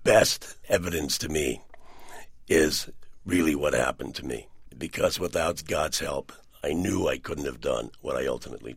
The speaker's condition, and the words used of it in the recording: Laryngectomy. Should we explain your voice, by the way?